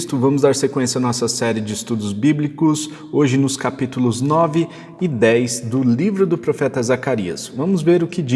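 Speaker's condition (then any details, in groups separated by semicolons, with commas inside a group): No condition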